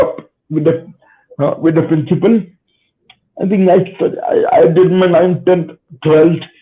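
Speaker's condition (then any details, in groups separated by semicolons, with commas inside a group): Cerebral palsy, spastic; slow speech, formerly very impaired, 10-15 years to master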